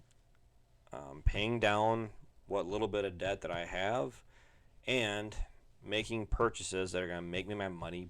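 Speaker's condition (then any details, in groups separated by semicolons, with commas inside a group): No condition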